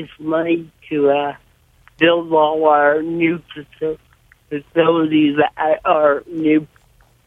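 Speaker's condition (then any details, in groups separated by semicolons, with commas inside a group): Cerebral palsy; severe cerebral palsy from birth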